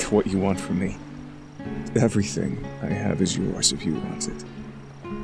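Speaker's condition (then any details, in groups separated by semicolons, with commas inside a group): No condition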